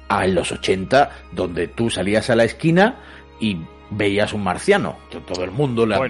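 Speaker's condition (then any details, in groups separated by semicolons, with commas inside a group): No condition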